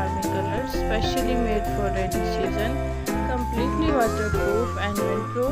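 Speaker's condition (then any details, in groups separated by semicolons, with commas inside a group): No condition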